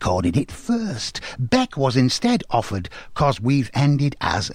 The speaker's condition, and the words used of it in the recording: No condition.